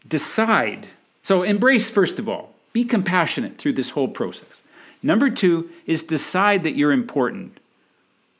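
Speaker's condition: No condition

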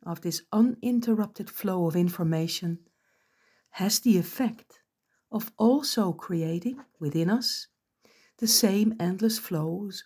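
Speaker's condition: No condition

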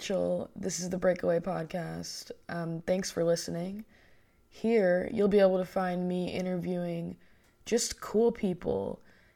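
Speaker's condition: No condition

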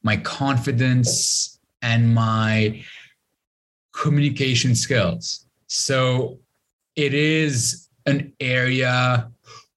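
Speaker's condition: Stutter; lifelong stutter, grew up stuttering in Lebanon, avoided speaking almost entirely for over 25 years; learned breathing technique to control stuttering, joined Toastmasters, speaks professionally, stand-up comedy; stutter may sound like internet problems, repeated fillers such as eh; prolonged sounds

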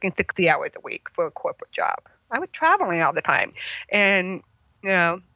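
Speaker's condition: Congenital hearing loss; about 75% hearing loss

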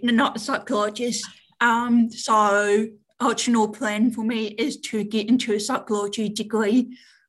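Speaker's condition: Deafness; cochlear implant with audio cable for Zoom and team meetings, relay officer and Auslan interpreter for phone calls

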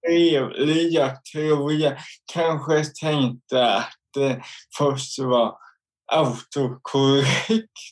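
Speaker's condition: Cerebral palsy; involuntary jerks

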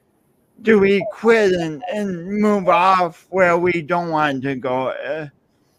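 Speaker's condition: Speech impediment; since birth, born a few weeks early

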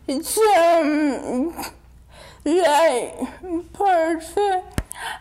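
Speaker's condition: Dystonia; brain damage sometimes in basal ganglia, lost control over body, nervous system affected, wheelchair user, hands affected; takes deep breath and relaxes when tense to gain control, calms before able to speak

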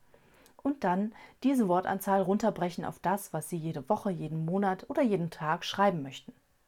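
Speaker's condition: No condition

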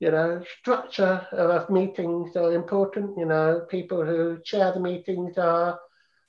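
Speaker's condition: Profound deafness, congenital profound deafness; uses sign language socially

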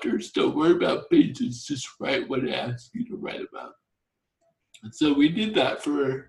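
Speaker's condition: Torsional dystonia; colon surgery

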